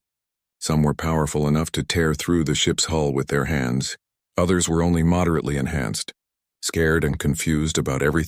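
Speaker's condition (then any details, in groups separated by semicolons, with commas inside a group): No condition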